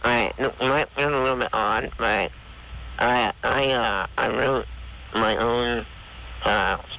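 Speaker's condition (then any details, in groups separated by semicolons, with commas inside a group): Spinal muscular atrophy; more severe form, Werdnig-Hoffmann rather than Kugelberg-Welander, wheelchair user, operates wheelchair by touchpad; lying down during call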